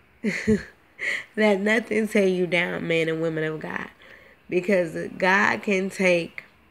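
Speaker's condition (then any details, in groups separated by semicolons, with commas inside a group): Cerebral palsy; predicted never to walk; now walking; now talking and breathing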